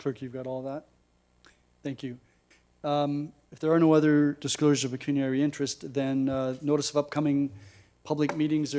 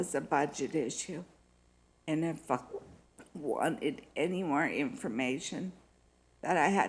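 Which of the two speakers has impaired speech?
The second: multiple sclerosis; needs time to get voice up.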